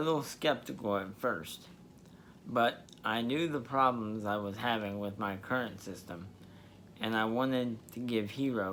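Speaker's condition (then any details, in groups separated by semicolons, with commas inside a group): Cerebral palsy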